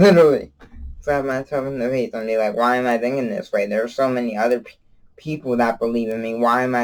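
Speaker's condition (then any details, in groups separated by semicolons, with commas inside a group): Cerebral palsy; from birth, wheelchair user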